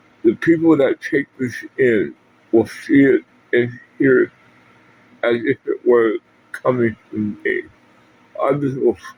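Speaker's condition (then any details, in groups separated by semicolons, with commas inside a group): Parkinson's; speech impediment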